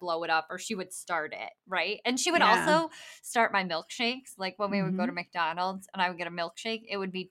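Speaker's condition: Bilateral cleft lip and palate; congenital complete bilateral cleft lip and palate

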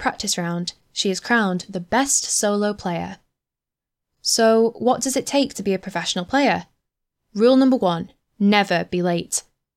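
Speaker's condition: No condition

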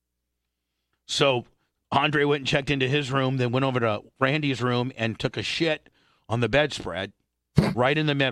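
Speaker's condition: No condition

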